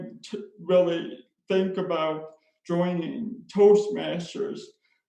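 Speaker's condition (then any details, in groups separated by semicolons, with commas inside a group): Spastic cerebral palsy; speech impairment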